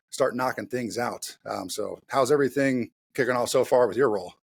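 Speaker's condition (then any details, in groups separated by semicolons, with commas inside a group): No condition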